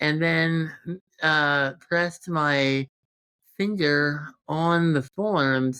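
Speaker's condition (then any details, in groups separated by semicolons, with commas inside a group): Congenital muscular dystrophy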